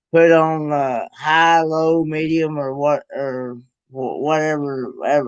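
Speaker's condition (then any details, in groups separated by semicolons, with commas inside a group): Cerebral palsy; present since birth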